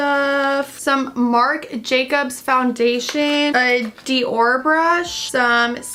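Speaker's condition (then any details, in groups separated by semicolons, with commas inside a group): No condition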